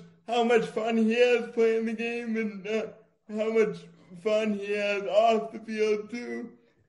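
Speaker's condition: Cerebral palsy; age 29, intensive therapy eight hours daily at Conductive Learning Center, Grand Rapids, focuses posture, breathing, leg placement

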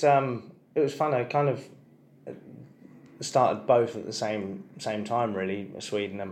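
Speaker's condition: No condition

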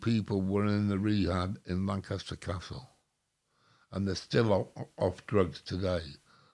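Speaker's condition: Stroke; mini stroke since last podcast visit

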